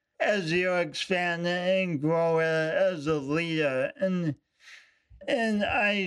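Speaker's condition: Speech impediment; affects voice, impediment noticeable on first meeting but words formed, intelligible

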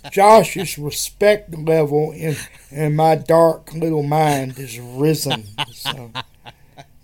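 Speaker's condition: Cerebral palsy; wheelchair user

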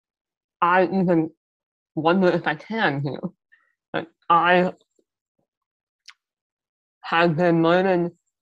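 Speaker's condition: Muscular dystrophy; mild speech impairment

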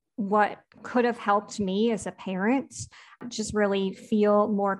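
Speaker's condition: Cleft palate; speech, breathing and swallowing issues in childhood, speech therapy until about adolescence

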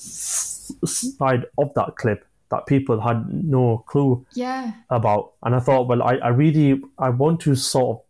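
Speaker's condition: Stammering; stammer since childhood, early NHS speech and language therapy in group with others who stammer, told could never speak fluently; not a fluent speaker, openly admits stammer; repeated words, prolonged sounds

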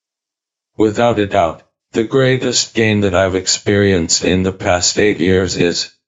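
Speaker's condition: ALS, speech-generating device; talking and breathing

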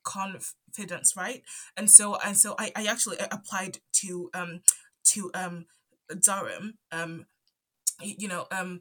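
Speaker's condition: Stutter; onset around age 5 after move from Zambia to UK, none before per parents, cause unknown; adult, ongoing stutter; stutters here and there, stutter affects talking, often stays quiet to avoid stuttering; repeated sounds, repeated words, blocks

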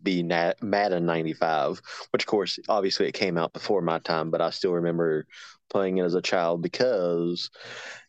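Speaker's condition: No condition

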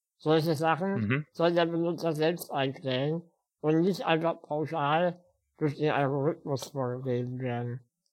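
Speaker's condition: Spinal muscular atrophy; uses wheelchair

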